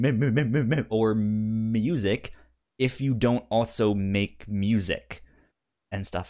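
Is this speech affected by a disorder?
Yes: stutter; speech impediment, past speech therapy; hears own voice through headphone monitoring while recording, finds it disorienting; therapist described costly in-ear device echoing own voice milliseconds late, said to help; here repeated sounds, prolonged sounds.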